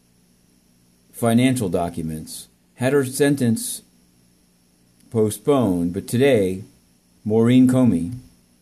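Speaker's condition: No condition

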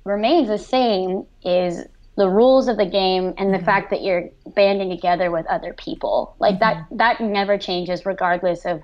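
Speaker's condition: Cleft lip and palate, severe

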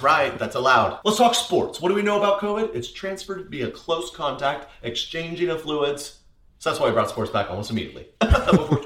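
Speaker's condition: No condition

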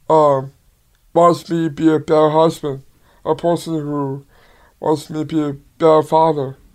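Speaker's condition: Down syndrome; works 5 to 10 times harder to build muscle

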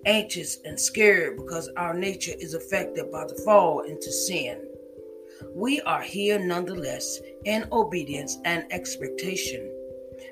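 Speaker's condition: No condition

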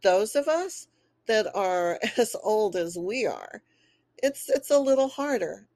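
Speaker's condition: No condition

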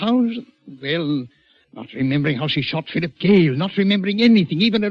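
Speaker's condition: No condition

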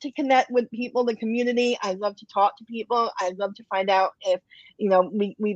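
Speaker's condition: Cleft lip and palate, bilateral

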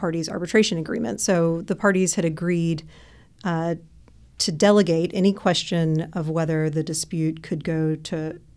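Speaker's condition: No condition

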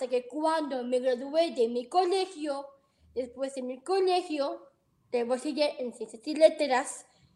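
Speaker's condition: Down syndrome; present from birth, heart surgery

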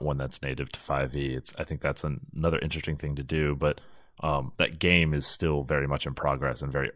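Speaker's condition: No condition

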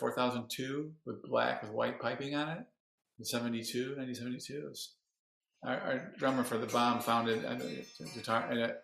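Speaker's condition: Parkinson's disease; hard on voice, needs about two weeks of singing practice to regain voice

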